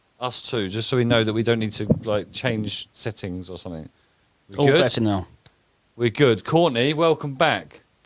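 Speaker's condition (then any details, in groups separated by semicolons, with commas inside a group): No condition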